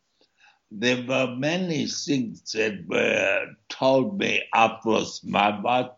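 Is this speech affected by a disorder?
Yes: stroke with speech impediment; tracheotomy, nasal feeding tube, vena cava filter, right side partly paralyzed; many years after stroke, slack vocal cords on that side; had to learn to speak again, speech impediment still audible, presses more air to sound.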